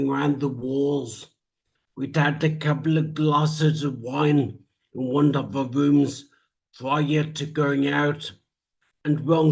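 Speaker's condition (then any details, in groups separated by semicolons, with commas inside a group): Traumatic brain injury; speech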